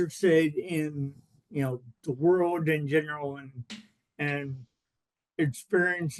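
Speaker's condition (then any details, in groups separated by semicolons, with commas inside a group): Cerebral palsy; spastic diplegia, birth brain hemorrhage, not breathing 90 minutes; since birth, about 55 years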